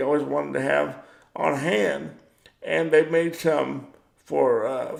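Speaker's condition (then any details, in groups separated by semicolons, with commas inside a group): Cerebral palsy; power wheelchair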